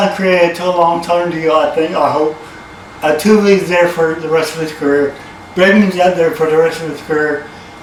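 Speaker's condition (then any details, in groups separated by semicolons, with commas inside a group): Cerebral palsy; from birth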